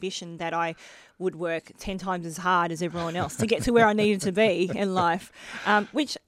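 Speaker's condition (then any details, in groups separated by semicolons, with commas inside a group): Bilateral cleft lip and palate; adult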